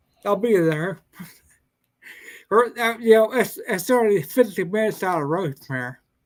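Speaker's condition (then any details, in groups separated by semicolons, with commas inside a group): Brain injury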